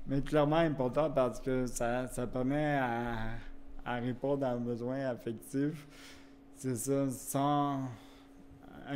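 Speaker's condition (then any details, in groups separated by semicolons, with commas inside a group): Cerebral palsy; wheelchair use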